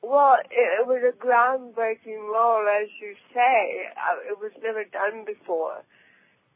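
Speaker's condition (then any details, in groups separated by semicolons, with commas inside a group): Cerebral palsy; present from birth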